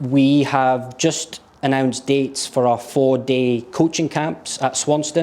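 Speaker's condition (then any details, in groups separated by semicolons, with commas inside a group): No condition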